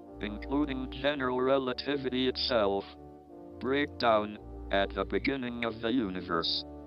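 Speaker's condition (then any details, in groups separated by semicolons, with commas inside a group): ALS, speech-generating device; diagnosed shortly after 21st birthday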